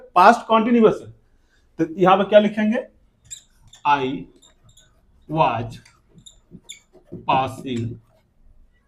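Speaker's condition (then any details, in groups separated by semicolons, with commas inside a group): No condition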